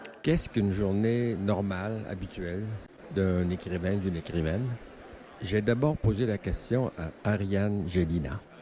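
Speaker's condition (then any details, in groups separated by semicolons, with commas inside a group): No condition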